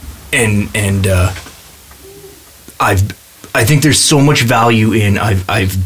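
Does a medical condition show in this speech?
No.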